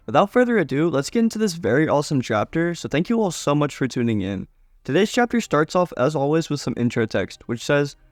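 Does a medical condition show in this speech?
No.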